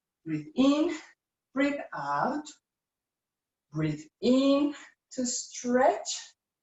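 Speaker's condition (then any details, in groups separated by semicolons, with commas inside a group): No condition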